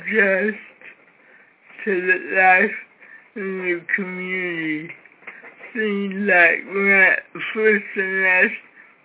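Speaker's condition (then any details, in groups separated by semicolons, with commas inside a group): Cerebral palsy, severe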